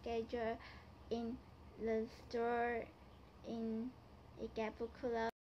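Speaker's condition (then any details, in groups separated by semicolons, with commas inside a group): Cerebral palsy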